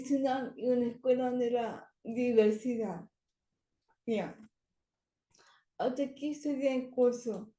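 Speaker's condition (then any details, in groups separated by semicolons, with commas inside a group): Cerebral palsy; speech not very good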